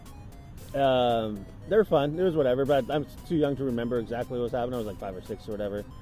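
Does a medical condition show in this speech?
No.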